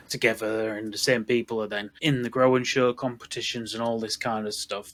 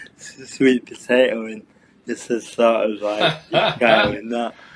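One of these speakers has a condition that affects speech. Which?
The second: cerebral palsy.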